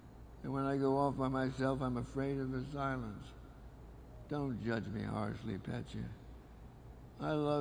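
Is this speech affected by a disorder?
Yes: Parkinson's disease; diagnosed 20 years ago.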